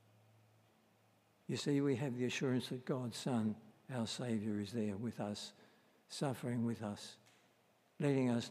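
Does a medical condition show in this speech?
Yes: Parkinson's disease; voice may crack, concern about voice carrying through.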